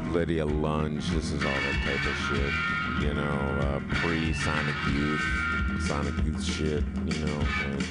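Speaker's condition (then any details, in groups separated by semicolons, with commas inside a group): No condition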